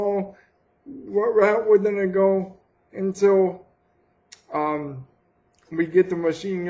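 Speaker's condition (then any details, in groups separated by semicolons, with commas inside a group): Cerebral palsy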